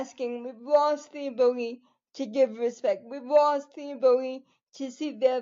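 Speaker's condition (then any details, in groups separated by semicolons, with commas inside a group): Cerebral palsy quadriplegia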